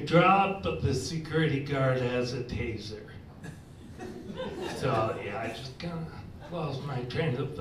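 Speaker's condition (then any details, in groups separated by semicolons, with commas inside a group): Ataxia; slow delivery, occasional slurring, frequent pauses to breathe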